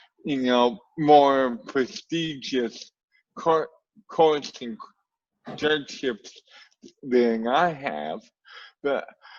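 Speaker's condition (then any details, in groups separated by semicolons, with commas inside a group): Cerebral palsy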